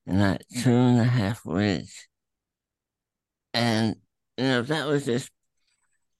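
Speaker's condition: Throat cancer; eating issues from tongue tumor

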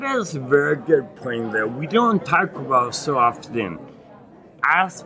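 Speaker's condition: Acquired ataxia with dysarthria, acquired; Lance-Adams syndrome; not progressive, myoclonus, impaired balance and hand coordination, no cure or medication offered

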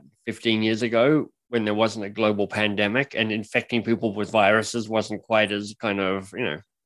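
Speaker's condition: Cleft lip and palate; surgery as a child

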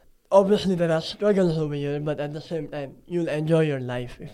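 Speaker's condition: Cleft palate; recent nose surgery

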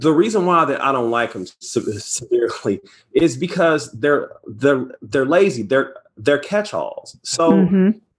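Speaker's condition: Stuttering; stutter since about age 5 or 6; speaks on stages and TEDx talks despite stutter; stutter has hindered, fear of others finding out caused holding back; repeated sounds, repeated words, prolonged sounds

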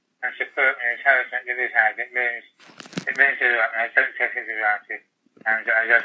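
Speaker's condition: Tongue cancer, glossectomy; tongue cancer noticed 2 days after honeymoon, most of tongue removed; speech harder and harder after tongue removal, very slow

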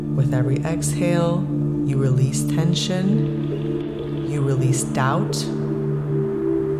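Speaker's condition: No condition

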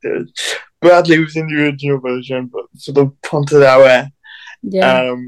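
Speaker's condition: Cerebral palsy

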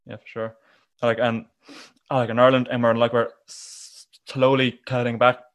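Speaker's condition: Stuttering; both parents stutter, about 7 years speech therapy with about 10 therapists, none worked; fluency-technique therapy with reading, games failed, later helpful course led by Yuri; less than half as severe around people who stutter, much worse with fluent speakers; repeated sounds, prolonged sounds

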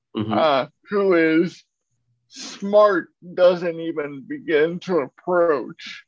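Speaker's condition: Cerebral palsy; uses a wheelchair

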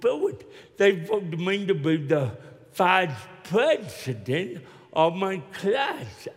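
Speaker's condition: Cerebral palsy; hard for many to understand

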